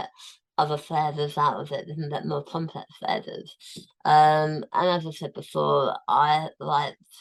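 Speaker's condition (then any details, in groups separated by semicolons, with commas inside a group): Tongue cancer, tongue removed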